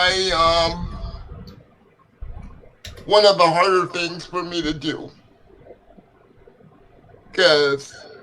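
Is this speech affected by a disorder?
Yes: cerebral palsy; legs affected.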